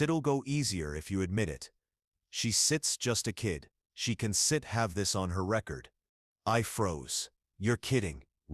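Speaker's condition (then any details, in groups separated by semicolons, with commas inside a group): No condition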